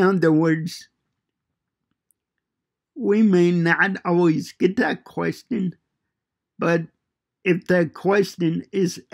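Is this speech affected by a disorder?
Yes: cerebral palsy; fine motor impairment.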